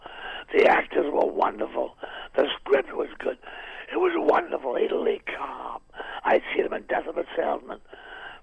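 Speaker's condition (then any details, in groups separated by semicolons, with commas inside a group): Throat cancer, vocal cord removed, partial laryngectomy, right vocal cord removed; vocal surgery removing part of larynx including right vocal cord, now a stump; years after laryngeal surgery, talking does not hurt; voice lost after surgery, left cord trained to reach past midline to stump for sound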